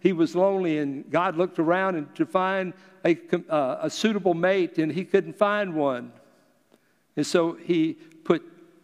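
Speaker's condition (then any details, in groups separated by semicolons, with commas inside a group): No condition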